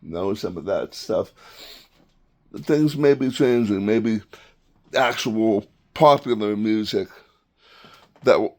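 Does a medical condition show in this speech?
Yes: tongue cancer surgery, tongue graft.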